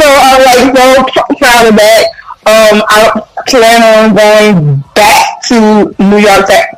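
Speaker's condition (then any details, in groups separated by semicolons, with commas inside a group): Stutter; stutter since age 3; people took voice away because of stutter; repeated sounds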